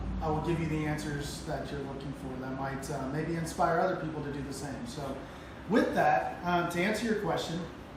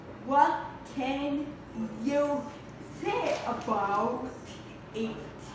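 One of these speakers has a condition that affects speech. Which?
The second: speech apraxia; trouble producing speech sounds correctly.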